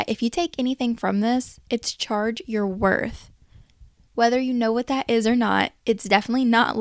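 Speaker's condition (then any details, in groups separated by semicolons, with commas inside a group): No condition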